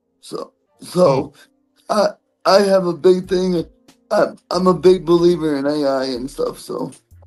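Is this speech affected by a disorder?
Yes: cerebral palsy; present from birth.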